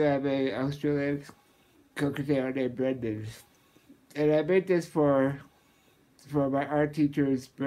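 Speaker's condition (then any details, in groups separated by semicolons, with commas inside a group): Muscular dystrophy, Duchenne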